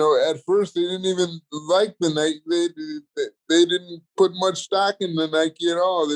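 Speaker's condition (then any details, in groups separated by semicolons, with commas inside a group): Cerebral palsy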